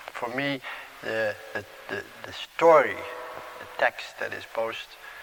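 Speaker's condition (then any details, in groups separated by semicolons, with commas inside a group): No condition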